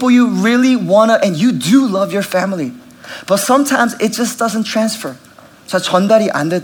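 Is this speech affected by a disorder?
No.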